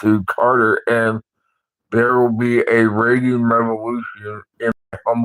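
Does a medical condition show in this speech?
Yes: Parkinson's; speech impediment.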